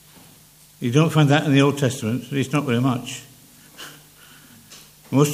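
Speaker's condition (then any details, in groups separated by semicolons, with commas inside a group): Parkinson's; less clear than before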